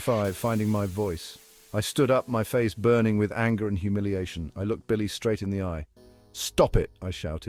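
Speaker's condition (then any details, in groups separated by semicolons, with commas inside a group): No condition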